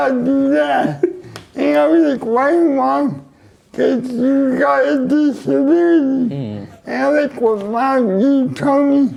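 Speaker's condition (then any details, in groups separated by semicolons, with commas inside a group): Cerebral palsy; neck surgery went badly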